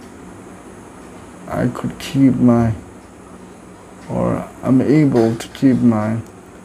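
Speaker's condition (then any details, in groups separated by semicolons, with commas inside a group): Cerebral palsy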